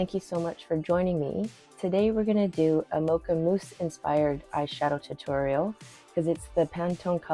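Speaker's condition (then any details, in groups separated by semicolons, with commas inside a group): No condition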